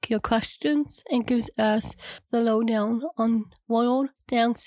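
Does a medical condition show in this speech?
Yes: Down syndrome.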